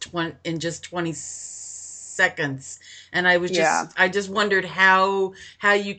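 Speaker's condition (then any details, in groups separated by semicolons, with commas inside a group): Stuttering; stutter persisting into adulthood; formerly avoided speaking situations, speechless at first self-help group meeting, said name and stutter by fourth or fifth; repeated sounds, repeated words, prolonged sounds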